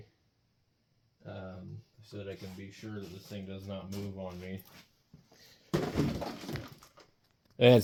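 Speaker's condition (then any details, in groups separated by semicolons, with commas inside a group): No condition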